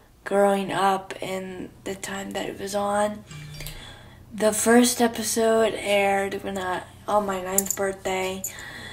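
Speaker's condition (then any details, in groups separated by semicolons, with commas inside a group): Cerebral palsy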